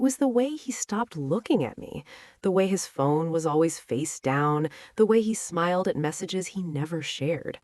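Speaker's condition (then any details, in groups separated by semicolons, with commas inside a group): No condition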